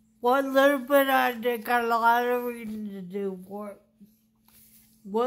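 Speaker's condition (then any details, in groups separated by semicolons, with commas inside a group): Traumatic brain injury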